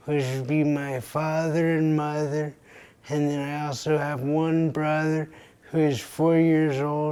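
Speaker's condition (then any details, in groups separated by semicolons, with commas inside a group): Traumatic brain injury; caused by pedestrian vehicle accident; years after injury at age 23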